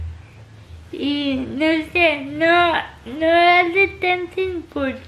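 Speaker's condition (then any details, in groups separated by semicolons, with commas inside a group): Cerebral palsy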